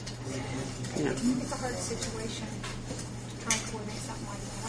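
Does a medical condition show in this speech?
No.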